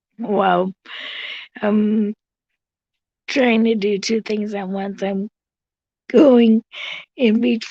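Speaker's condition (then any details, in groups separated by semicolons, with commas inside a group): Cerebral palsy; tracheotomy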